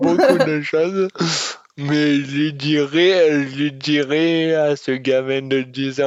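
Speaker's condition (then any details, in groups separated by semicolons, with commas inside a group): Dystonia; speech disorder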